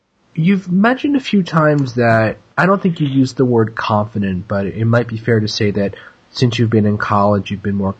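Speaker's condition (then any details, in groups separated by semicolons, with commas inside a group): No condition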